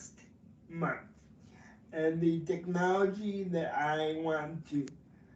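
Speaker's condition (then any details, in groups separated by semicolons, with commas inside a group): Cerebral palsy; from birth, affects legs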